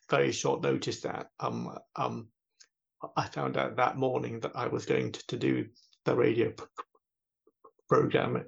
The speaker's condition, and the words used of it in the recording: Stuttering. I talk with a stammer, and that's fine.